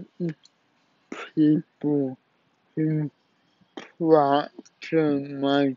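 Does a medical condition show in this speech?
Yes: cerebral palsy.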